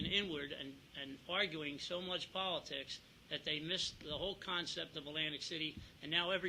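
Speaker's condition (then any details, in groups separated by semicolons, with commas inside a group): No condition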